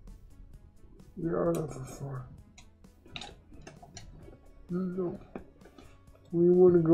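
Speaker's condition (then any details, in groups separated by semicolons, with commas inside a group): Quadriplegic cerebral palsy; uses one hand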